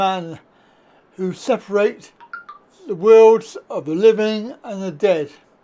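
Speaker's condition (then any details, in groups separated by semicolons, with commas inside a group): Cerebral palsy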